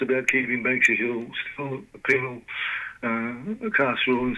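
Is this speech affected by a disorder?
Yes: Parkinson's disease; led to retirement.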